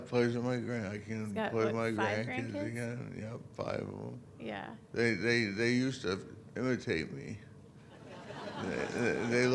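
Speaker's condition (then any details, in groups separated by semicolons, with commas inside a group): Parkinson's disease; deep brain stimulation surgery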